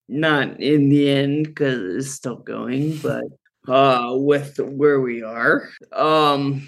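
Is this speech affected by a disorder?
Yes: Friedreich's ataxia; progressive, managed with cannabis for neuropathic pain, muscle relaxing, sleep; ataxia worse when not well-rested.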